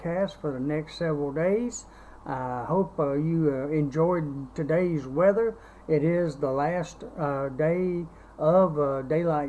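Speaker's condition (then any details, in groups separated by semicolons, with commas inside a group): No condition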